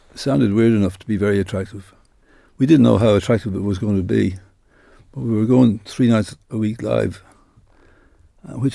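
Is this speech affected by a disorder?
Yes: Parkinson's disease; diagnosed about 10 years ago, progressive, expected to worsen.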